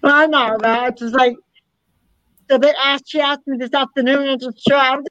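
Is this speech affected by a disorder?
Yes: hard of hearing, cochlear implant; does very well with implant, voicing sign language interpretation for deaf team.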